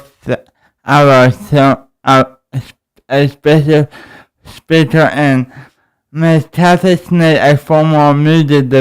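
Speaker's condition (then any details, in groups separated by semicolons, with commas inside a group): Cerebral palsy; spine surgery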